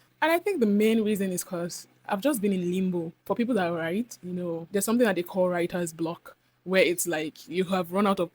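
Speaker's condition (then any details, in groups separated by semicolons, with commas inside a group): No condition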